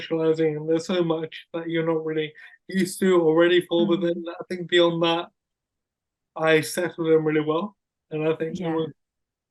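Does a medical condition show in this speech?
Yes: cerebral palsy.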